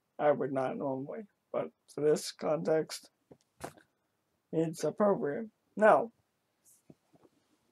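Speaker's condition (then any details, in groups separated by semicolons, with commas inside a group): Cerebral palsy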